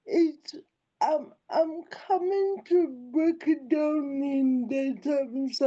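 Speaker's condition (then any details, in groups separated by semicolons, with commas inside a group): Cerebral palsy; from birth, early therapy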